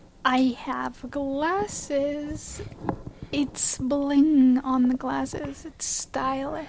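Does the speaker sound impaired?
Yes: aphasia; hospital in Michigan aware of aphasia; draws numbers and letters on leg to compensate during eye exams.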